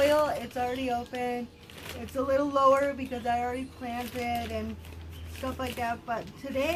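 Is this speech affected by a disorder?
Yes: cerebral palsy.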